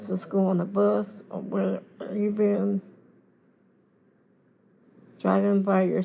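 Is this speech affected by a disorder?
Yes: cerebral palsy; cerebral palsy diagnosed at birth, confined to wheelchair, scoliosis, osteoporosis.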